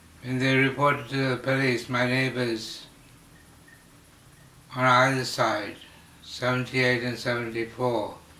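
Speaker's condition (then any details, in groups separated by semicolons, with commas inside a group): Slurred speech from poisoning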